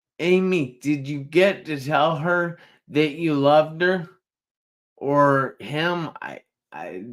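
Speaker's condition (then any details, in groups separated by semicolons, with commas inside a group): Traumatic brain injury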